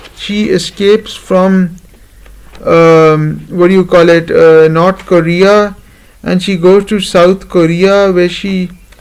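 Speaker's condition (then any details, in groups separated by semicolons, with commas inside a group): No condition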